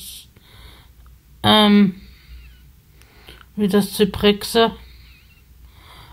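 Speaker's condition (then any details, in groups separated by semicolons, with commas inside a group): Spasticity from birth; multiple sclerosis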